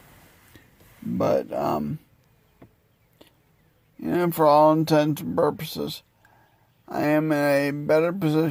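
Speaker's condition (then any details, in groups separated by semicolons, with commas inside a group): Multiple sclerosis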